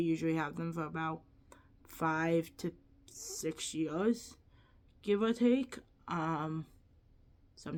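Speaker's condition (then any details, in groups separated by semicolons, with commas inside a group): Cerebral palsy, quadriplegic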